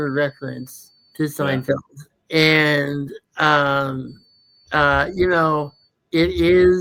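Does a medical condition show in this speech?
Yes: muscular dystrophy.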